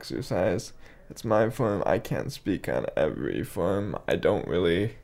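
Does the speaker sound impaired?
Yes: cerebral palsy; spastic quadriplegia, tight muscles, cannot walk typically, uses walker or gait trainer, describes smaller form.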